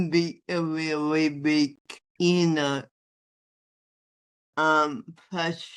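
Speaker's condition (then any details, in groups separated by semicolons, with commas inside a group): Athetoid spastic cerebral palsy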